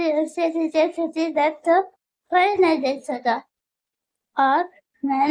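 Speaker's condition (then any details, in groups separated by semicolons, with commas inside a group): Muscular dystrophy; wheelchair user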